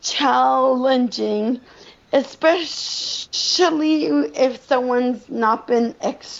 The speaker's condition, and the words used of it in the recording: Stuttering. It's got to be very exhausting for you to stutter, isn't it?